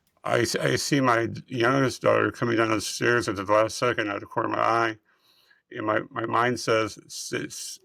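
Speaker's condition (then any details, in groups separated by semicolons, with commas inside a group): Multiple system atrophy; central hypoventilation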